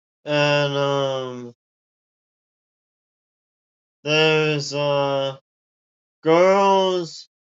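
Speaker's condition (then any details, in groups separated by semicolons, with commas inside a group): Tongue cancer surgery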